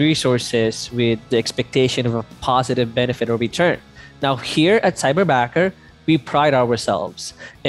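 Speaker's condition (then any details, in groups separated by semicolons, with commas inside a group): No condition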